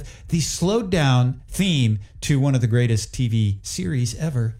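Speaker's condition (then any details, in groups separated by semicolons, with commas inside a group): No condition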